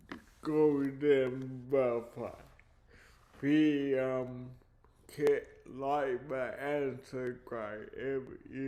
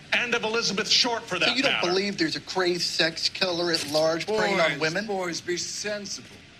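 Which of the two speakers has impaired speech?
The first: cerebral palsy; speech impairment.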